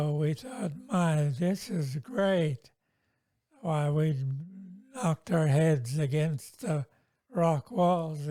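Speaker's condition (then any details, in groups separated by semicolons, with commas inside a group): Multiple sclerosis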